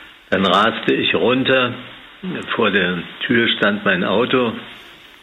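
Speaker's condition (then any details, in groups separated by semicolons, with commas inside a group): Parkinson's disease; dismissed as stage fright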